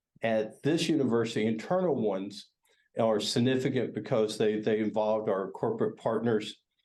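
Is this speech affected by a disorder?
No.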